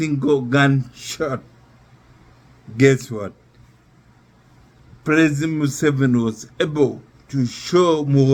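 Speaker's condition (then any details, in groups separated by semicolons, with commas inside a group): Neurological disease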